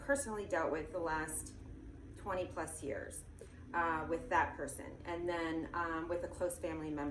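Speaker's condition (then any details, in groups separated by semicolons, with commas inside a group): No condition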